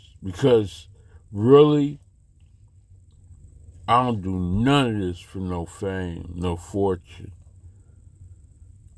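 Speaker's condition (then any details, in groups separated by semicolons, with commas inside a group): Slurred speech; still slurs words occasionally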